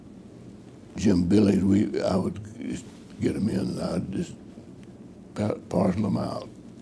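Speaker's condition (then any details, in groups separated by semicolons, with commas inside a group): Parkinson's disease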